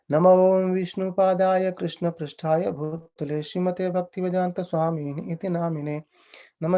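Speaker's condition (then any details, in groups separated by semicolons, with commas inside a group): No condition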